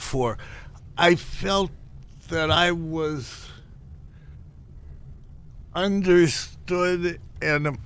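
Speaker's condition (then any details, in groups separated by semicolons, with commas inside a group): Parkinson's disease; childhood accident with disability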